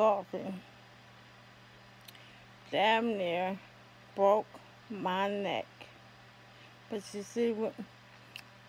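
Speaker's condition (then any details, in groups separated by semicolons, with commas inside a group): ALS; affects hands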